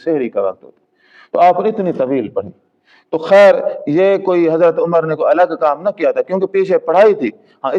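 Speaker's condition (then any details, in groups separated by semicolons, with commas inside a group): No condition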